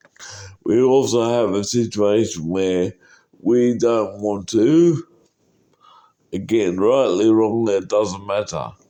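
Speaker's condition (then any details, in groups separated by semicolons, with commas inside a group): Cerebral palsy; uses wheelchair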